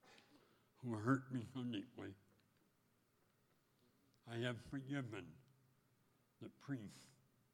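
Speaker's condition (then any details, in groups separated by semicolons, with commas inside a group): Speech impediment; impediment recognizable on radio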